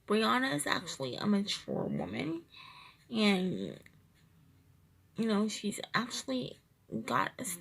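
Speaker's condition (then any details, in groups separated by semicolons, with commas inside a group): Cerebral palsy, triplegia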